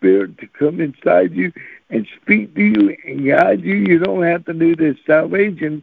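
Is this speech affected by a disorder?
Yes: cerebral palsy; since birth.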